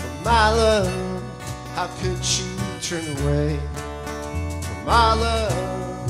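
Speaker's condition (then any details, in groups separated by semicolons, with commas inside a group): No condition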